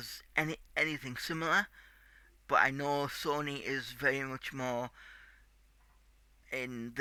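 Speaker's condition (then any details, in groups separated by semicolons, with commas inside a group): Cerebral palsy; tight muscles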